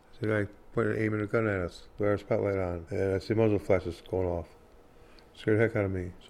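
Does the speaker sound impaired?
Yes: Parkinson's disease; hard time walking.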